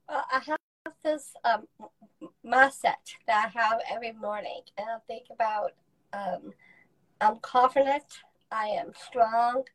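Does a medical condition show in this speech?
Yes: Down syndrome; present from birth, lifelong; age 24.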